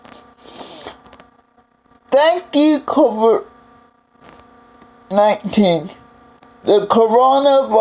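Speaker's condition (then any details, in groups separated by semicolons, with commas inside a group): Cerebral palsy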